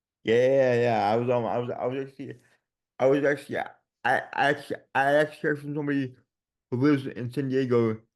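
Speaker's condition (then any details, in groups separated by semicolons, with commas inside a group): Dystonia; childhood onset, involuntary movements and muscle contractions; progressively worsening since childhood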